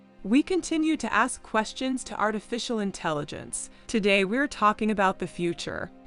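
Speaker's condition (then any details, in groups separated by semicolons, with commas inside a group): No condition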